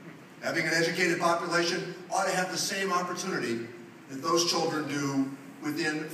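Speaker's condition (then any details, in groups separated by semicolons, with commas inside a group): No condition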